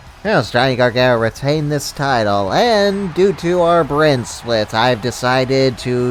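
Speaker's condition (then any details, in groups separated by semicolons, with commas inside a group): No condition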